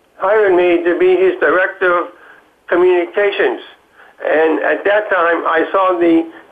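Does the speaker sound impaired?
Yes: Parkinson's disease; Parkinson's diagnosed five years ago, stutter since at least college years; very painful, frustrating, attacks jaw and hands, physical therapy with Kevin Linde, exercise bike, swimming.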